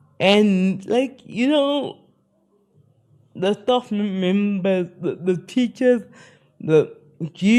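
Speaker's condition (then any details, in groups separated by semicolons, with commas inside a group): Spastic cerebral palsy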